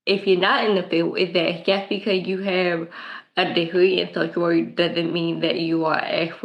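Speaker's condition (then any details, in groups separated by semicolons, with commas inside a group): Cerebral palsy; present since birth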